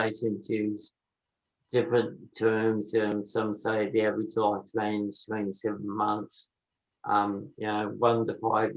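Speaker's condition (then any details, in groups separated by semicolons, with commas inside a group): Motor neurone disease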